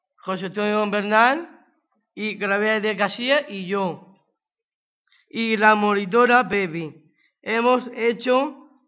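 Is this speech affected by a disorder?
Yes: Down syndrome; attended Assido Centre since early childhood.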